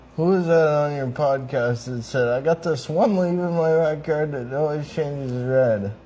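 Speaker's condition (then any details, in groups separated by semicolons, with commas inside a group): Traumatic brain injury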